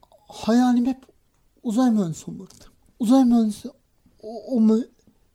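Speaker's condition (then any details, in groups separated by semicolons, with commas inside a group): Cerebral palsy; misdiagnosed intellectual disability at age 5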